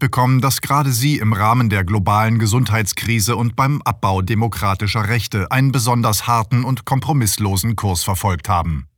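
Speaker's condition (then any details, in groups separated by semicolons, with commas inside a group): No condition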